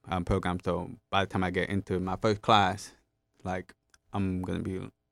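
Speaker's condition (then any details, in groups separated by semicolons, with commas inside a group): Hearing loss (hard of hearing), drug-induced (gentamicin); had speech therapy because of hearing loss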